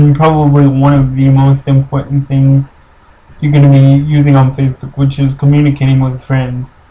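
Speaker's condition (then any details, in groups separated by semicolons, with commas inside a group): Cerebral palsy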